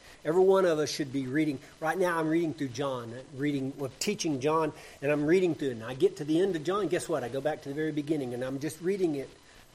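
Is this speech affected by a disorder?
No.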